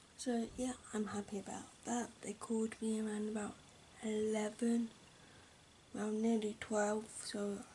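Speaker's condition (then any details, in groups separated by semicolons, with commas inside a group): Cerebral palsy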